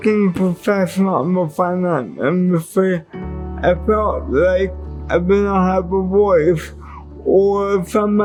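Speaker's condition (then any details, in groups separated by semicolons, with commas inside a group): Cerebral palsy; wheelchair user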